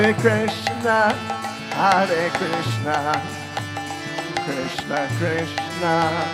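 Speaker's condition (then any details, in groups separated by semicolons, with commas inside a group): No condition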